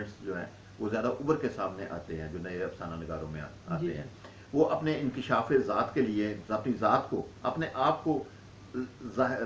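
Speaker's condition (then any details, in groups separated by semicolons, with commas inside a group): No condition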